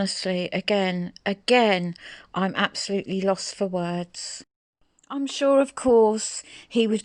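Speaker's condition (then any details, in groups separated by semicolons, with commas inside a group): No condition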